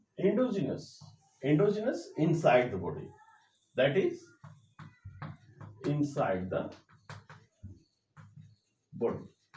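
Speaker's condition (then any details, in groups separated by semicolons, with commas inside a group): No condition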